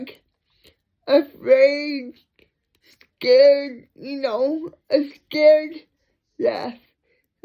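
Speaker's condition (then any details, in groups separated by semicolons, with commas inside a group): Cerebral palsy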